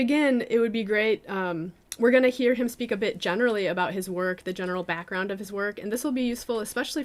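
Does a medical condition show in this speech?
No.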